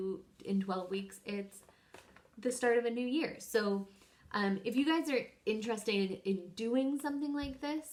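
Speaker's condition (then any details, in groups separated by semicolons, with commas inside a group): No condition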